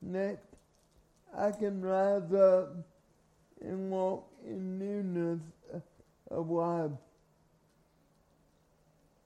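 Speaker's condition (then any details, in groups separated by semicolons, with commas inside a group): Cerebral palsy; from birth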